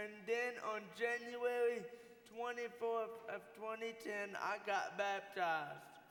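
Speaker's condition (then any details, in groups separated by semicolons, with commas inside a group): Cerebral palsy; from birth, uses wheelchair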